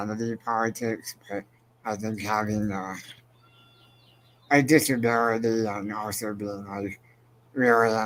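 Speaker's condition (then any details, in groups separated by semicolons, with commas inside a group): Spinal muscular atrophy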